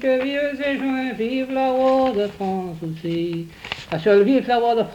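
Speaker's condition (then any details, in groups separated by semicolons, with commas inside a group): No condition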